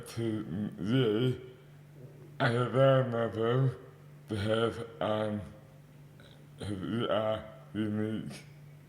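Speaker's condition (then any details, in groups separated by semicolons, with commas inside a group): Dystonia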